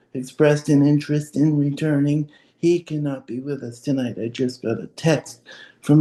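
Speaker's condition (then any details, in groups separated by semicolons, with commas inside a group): Cerebral palsy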